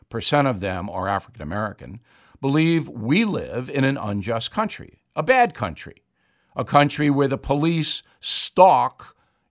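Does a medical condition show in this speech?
No.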